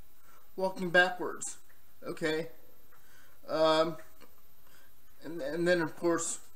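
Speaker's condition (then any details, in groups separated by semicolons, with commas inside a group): Cerebral palsy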